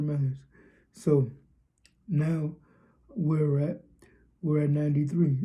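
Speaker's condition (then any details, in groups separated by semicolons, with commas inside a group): Cerebral palsy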